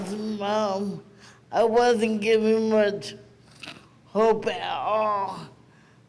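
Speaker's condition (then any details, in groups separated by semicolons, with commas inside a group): Cerebral palsy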